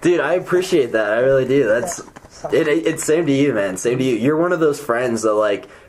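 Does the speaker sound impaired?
No.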